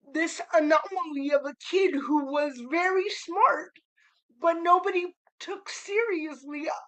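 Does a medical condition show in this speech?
Yes: cerebral palsy; spastic cerebral palsy.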